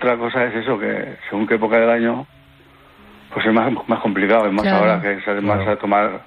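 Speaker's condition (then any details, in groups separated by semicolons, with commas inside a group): Parkinson's disease; on Parkinson's medication; medication may affect impulse control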